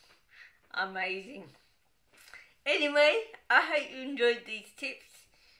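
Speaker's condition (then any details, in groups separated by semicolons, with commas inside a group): Cerebral palsy, dystonic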